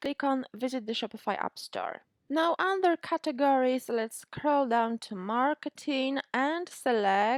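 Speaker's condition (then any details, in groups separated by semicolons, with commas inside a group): No condition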